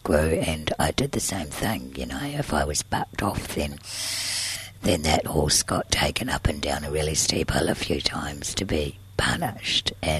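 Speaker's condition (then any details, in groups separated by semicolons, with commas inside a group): Tracheostomy and scarred vocal cord, laryngeal cysts, surgical vocal cord scarring; congenital laryngeal cysts, tracheostomy 3 weeks to 15, reinserted 18, cyst surgery 20 Green Lane Hospital; breathes through tracheostomy tube, airway very narrow from surgery, one vocal cord scarred; voice sounds different, presses on tracheostomy tube, later surgery left voiceless eight months, used voice machine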